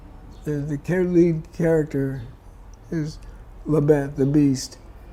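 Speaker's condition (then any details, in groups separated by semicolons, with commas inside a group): Parkinson's disease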